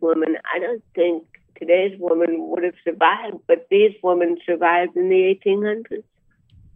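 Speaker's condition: Cerebral palsy; deaf

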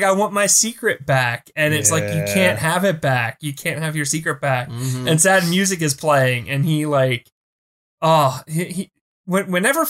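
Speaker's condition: No condition

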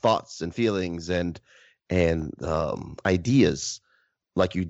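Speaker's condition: No condition

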